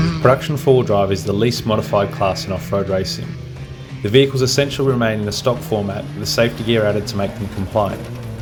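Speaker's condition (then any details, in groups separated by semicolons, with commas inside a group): No condition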